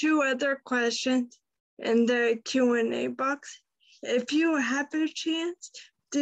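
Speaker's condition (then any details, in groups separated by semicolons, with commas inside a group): Friedreich's ataxia; diagnosed about 20 years ago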